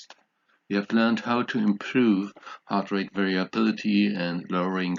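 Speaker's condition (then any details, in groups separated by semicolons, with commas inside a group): No condition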